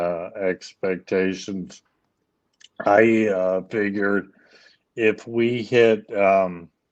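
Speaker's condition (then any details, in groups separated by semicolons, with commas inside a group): ALS; leg onset, later arm weakness; speech issues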